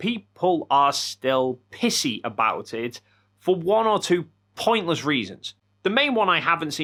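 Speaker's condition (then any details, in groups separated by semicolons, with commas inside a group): No condition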